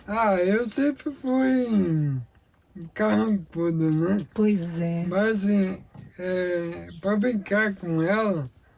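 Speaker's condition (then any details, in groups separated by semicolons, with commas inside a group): Amyotrophic lateral sclerosis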